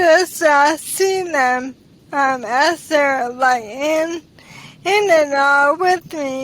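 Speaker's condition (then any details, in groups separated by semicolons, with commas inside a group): ALS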